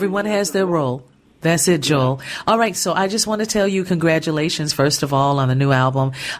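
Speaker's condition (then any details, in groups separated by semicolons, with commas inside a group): No condition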